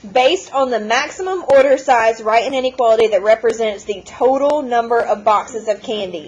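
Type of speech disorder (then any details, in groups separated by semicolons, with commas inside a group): None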